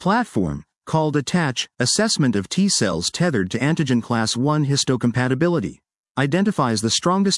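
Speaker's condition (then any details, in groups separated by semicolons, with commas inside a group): No condition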